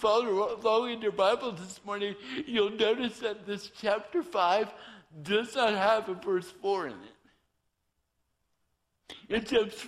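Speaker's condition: Torsion dystonia; body still not controllable

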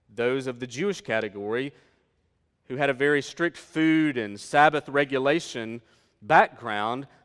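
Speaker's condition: No condition

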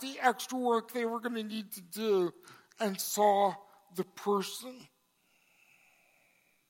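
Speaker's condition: Cerebral palsy; congenital

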